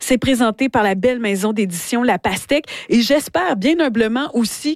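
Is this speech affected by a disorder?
No.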